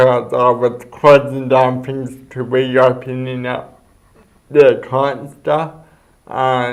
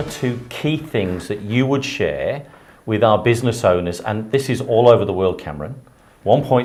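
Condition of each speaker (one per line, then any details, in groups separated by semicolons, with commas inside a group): Cerebral palsy; affects walking, coordination, speech; can walk; speech impediment, noticeable voice
No condition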